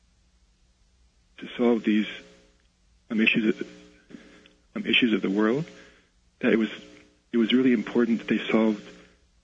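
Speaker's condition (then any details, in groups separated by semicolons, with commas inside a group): Stutter; stutters at times; repeated words, blocks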